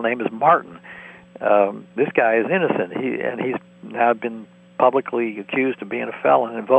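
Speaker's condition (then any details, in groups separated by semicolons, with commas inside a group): No condition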